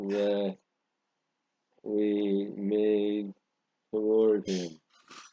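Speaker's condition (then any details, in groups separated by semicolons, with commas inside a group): Parkinson's disease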